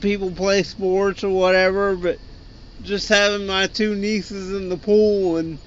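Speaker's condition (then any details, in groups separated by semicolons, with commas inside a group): Cerebral palsy; wheelchair user, cannot really swim or hold self up, needs help getting into pool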